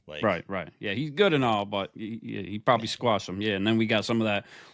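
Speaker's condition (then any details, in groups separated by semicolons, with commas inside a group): No condition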